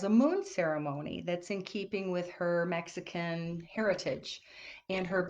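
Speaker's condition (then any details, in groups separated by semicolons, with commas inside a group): No condition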